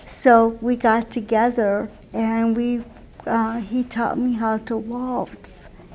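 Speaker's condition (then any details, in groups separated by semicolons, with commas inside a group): Cerebral palsy; wheelchair user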